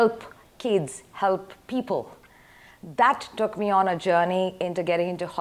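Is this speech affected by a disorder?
No.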